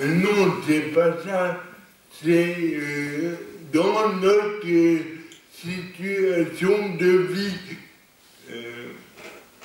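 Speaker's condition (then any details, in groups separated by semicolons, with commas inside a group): Cerebral palsy; lifelong, non-progressive; stable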